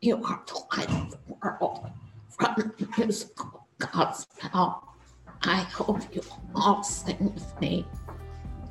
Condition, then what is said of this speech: Spasmodic dysphonia. As the title suggests, my vocal cords only function in, in spasms.